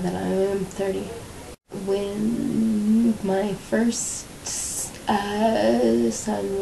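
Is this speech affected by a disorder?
Yes: cerebral palsy; stutter-like speech spasms from muscle spasms.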